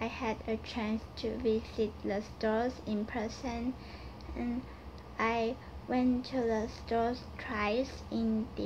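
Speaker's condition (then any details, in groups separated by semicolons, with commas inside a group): Cerebral palsy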